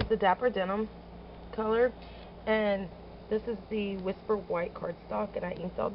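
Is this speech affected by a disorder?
No.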